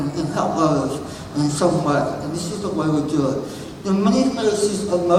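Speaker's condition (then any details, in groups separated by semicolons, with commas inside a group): Moebius syndrome; since birth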